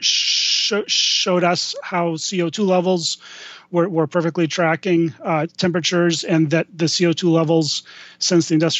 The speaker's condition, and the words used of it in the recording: Stuttering. So if I freeze up here, hang with me and I'll get back on a roll.